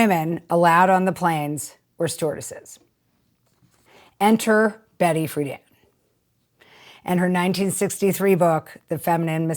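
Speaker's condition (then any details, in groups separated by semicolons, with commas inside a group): No condition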